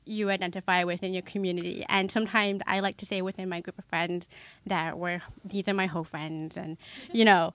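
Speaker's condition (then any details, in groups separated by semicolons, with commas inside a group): Hard of hearing; hard of hearing since age one, considered permanent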